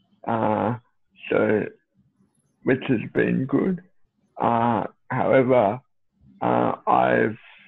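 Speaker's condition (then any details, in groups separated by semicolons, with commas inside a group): Cerebral palsy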